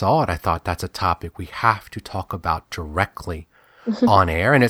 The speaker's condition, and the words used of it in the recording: No condition.